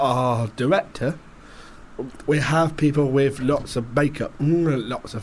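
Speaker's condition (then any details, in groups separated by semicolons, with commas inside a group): Down syndrome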